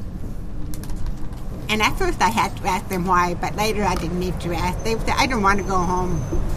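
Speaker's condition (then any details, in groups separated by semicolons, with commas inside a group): Profound deafness; genetic auditory nerve damage, born hearing or hard of hearing, profoundly deaf by age five; deaf voice, sounds different, sometimes taken for German accent, once reported as drunk slurring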